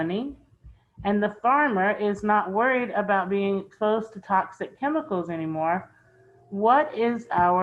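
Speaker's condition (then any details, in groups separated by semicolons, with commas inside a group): No condition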